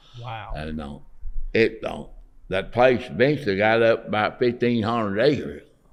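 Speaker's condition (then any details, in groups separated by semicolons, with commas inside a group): Parkinson's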